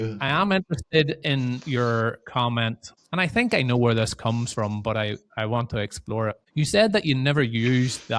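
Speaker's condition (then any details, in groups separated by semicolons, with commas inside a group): No condition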